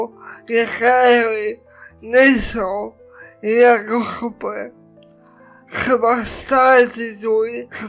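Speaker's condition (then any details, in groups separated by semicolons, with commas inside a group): Cerebral palsy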